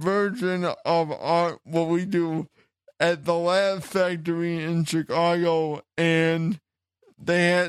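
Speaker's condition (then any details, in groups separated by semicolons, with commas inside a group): Cerebral palsy; since childhood, wheelchair user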